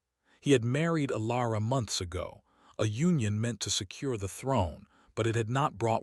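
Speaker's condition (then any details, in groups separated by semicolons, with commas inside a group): No condition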